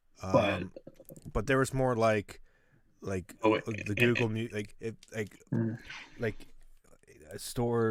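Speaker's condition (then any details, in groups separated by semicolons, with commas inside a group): No condition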